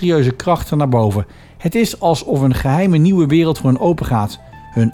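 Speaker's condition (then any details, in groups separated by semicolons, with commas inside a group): No condition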